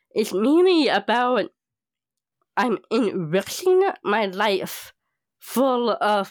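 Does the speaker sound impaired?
Yes: Down syndrome; age 30, slow to catch breath walking hills, as on Japan trip.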